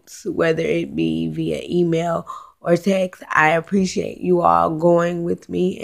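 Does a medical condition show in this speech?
Yes: cerebral palsy, spastic.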